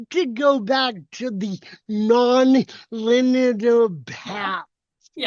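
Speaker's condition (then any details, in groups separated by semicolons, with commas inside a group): Cerebral palsy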